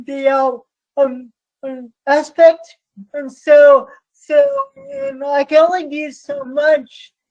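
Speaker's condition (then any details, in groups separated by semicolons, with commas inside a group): Cerebral palsy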